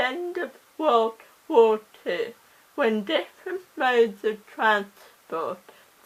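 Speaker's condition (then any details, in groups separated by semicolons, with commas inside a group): Cerebral palsy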